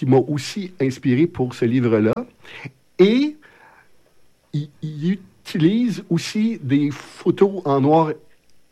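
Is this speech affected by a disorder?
Yes: stuttering; lifelong stuttering, genetic component stated, psychological and physiological wall to cross each time to speak; often unable to get words out when speaking; here prolonged sounds.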